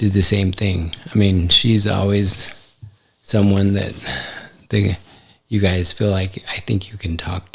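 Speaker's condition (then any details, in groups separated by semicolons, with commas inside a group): ALS; affects hand function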